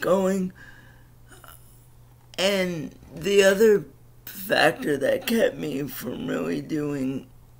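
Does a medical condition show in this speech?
Yes: cerebral palsy.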